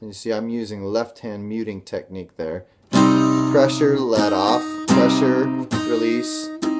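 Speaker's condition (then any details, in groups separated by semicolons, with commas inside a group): No condition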